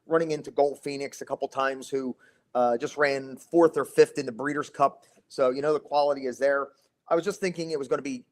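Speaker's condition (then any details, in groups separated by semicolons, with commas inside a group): No condition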